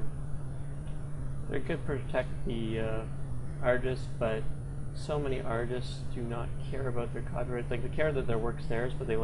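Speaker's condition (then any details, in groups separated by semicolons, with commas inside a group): No condition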